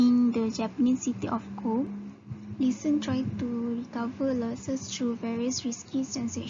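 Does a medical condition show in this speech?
No.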